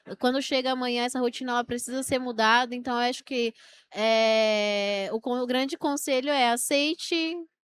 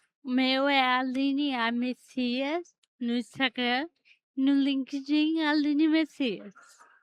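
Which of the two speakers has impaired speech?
The second: cerebral palsy.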